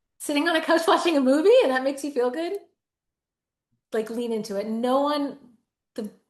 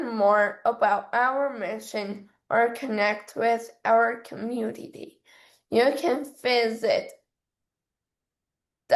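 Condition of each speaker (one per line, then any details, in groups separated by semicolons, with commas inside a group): No condition
Cerebral palsy; affects muscles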